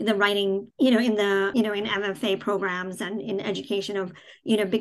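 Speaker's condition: Cleft palate, cleft palate without cleft lip

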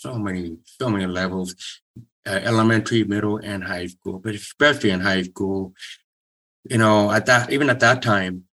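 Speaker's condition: Severe to profound hearing loss; congenital severe to profound hearing loss

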